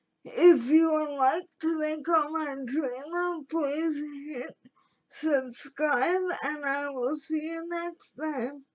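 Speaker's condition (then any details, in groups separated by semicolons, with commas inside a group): Cerebral palsy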